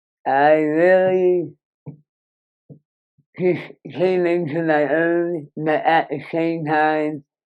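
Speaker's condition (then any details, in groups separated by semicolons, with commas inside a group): Moebius syndrome; severe nerve damage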